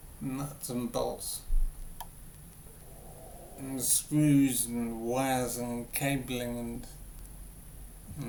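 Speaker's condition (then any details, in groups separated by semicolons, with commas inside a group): Brain injury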